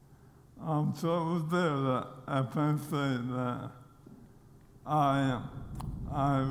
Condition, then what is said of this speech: ALS (motor neuron disease). See, on my way here, and actually last night, I wondered to myself, will this be the last time that I speak publicly?